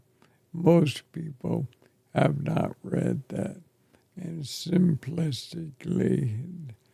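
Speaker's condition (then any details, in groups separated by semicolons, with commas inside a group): ALS; affects chest and throat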